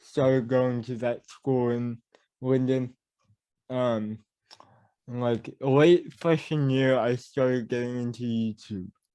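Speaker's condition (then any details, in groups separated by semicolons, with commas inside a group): Cerebral palsy; mild speech impediment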